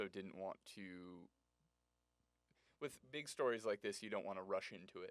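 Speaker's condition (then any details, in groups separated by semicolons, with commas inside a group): No condition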